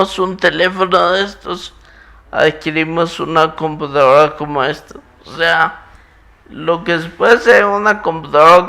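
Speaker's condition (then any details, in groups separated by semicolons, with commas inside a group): Muscular dystrophy; genetic, affects movement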